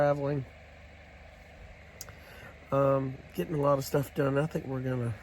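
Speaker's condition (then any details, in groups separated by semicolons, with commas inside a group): No condition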